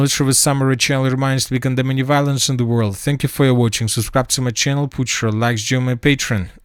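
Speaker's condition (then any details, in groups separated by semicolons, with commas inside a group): No condition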